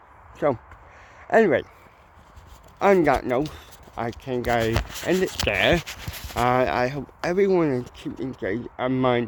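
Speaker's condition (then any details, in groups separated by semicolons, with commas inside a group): Cerebral palsy, ataxic, mild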